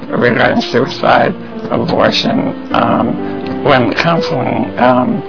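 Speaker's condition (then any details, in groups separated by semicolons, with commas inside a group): Spinal muscular atrophy; depends on voice for everything, uses voice recognition computer system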